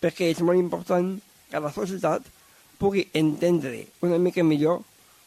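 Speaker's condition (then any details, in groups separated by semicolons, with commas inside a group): Down syndrome; extra chromosome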